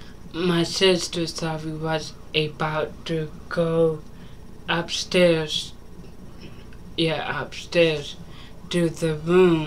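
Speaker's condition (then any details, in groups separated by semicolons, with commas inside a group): Mild cerebral palsy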